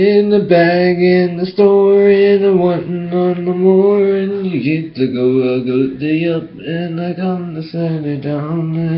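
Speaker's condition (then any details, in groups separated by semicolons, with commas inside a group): Brain injury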